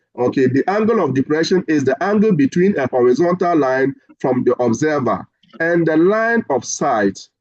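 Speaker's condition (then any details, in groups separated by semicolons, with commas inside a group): No condition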